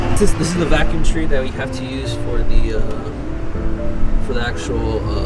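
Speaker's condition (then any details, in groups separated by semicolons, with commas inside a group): No condition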